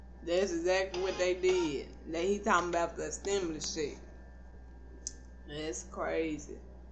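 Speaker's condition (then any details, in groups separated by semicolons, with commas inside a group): Cerebral palsy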